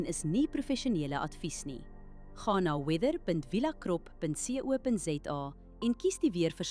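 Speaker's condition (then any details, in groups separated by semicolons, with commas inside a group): No condition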